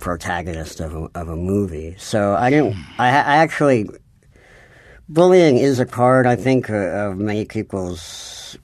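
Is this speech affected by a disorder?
Yes: cleft palate; cleft palate possibly audible in voice.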